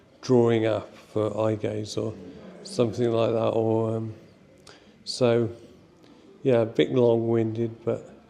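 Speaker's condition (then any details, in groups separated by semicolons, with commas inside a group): Motor neurone disease (ALS); progressing quickly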